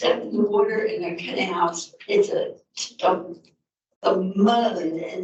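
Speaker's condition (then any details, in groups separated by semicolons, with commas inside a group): Multiple sclerosis; speech problem from the condition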